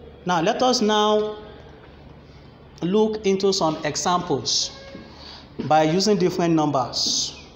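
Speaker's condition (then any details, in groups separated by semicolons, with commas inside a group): No condition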